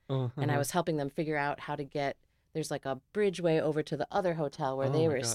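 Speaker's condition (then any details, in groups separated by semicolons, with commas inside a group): No condition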